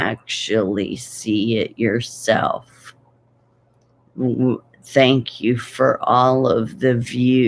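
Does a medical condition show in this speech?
Yes: essential tremor.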